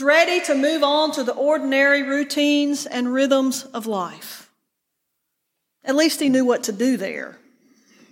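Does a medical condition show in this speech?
No.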